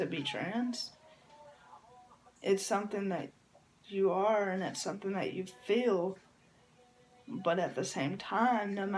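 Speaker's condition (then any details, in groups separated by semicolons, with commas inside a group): Cerebral palsy; from birth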